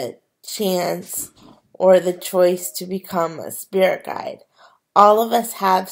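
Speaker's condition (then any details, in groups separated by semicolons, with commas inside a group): Cerebral palsy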